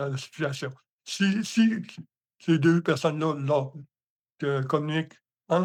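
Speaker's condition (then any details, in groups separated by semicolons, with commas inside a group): Hemiparalysis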